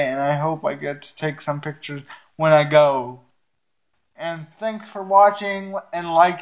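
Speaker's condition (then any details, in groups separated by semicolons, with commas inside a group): Cerebral palsy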